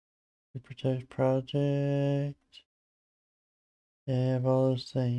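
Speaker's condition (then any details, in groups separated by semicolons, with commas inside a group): Parkinson's disease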